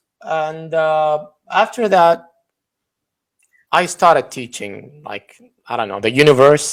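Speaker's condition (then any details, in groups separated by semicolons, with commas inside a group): No condition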